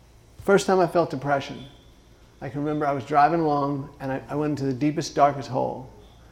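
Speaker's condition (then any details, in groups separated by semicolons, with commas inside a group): Parkinson's disease; left foot dystonia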